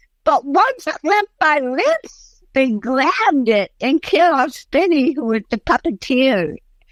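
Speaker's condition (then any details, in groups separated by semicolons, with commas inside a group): Cerebral palsy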